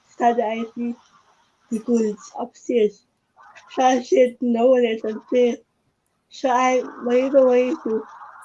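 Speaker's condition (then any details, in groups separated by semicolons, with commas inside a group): Cerebral palsy; speech often hard to understand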